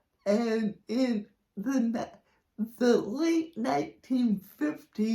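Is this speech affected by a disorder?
Yes: cerebral palsy.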